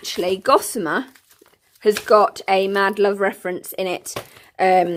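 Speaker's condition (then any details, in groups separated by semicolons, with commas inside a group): No condition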